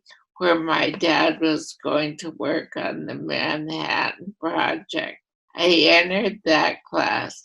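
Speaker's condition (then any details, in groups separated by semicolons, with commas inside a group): Primary lateral sclerosis; voice affected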